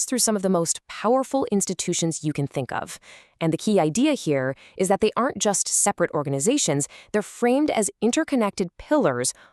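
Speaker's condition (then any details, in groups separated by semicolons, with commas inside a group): No condition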